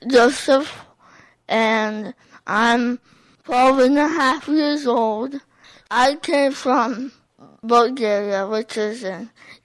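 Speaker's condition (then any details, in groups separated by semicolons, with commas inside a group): Mobius syndrome; congenital cranial nerve paralysis, facial paralysis, limb loss in both arms just below elbow; 3d-printed prosthetic arms and hands being made by University of Oregon bio club students; cannot move mouth, tongue or eyes in typical fashion, unable to smile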